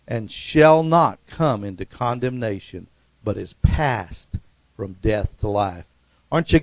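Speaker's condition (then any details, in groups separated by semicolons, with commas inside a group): No condition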